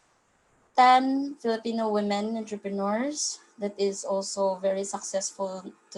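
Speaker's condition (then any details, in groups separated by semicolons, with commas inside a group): No condition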